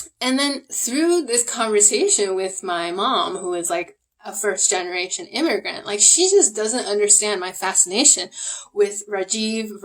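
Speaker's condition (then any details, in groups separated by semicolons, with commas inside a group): No condition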